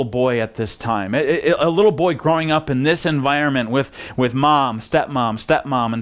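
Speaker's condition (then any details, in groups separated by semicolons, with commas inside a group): No condition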